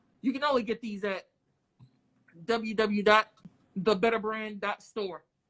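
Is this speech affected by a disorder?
No.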